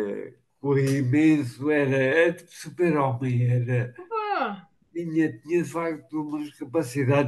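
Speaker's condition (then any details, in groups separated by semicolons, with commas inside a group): Machado-Joseph disease (sca3)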